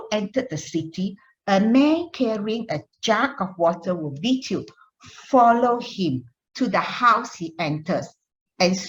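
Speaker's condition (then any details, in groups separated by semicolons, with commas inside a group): No condition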